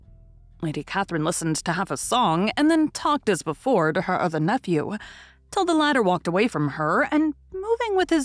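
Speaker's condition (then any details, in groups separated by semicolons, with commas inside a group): No condition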